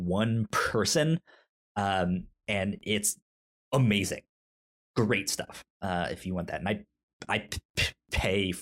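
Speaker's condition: Stutter; stutter since childhood, cause unknown, explained as brain moving faster than mouth, speech therapy in elementary school; stutter when talking; repeated sounds, prolonged sounds

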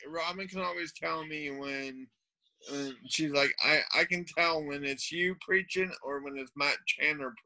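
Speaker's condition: Cerebral palsy; affects arms and hands

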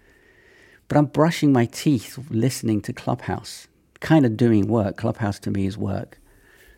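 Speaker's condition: No condition

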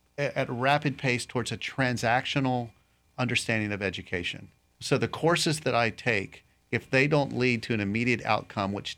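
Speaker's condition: No condition

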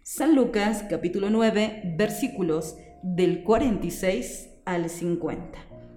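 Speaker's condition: No condition

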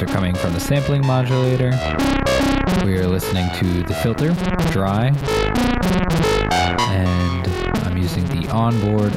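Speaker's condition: No condition

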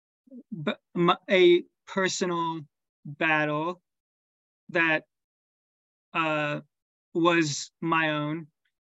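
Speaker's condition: Stuttering; developmental stuttering, onset at age 7 just before first grade, extended family history; age 24, about 17 years since onset, no longer afraid of stuttering; still stutters, grew more prominent in childhood, formerly avoided speaking, past fluency-technique therapy with breathing, later acceptance therapy with Josh, tried psychiatrist-prescribed stuttering medication; prolonged sounds, blocks

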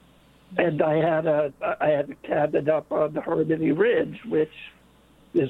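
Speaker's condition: Late-onset Pompe disease; over 250 infusions

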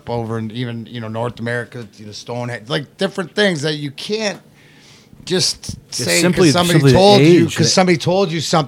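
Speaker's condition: No condition

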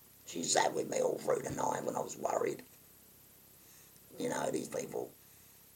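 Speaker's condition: Total laryngectomy; stage 4 laryngeal cancer, total laryngectomy by Mr. Tagar, head and neck chemoradiotherapy, one-ear deafness, anosmia; recently finished treatment, no evidence of disease, shoulder nerve pain, on opioids, sleeps upright, legs weak; voice valve speech, leaks leave no voice, electrolarynx backup, not heard in groups, swallow about 10%

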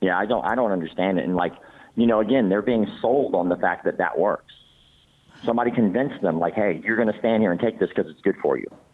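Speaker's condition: Cleft palate; congenital

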